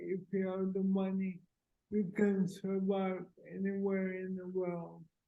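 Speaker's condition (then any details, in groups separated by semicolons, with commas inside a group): Cerebral palsy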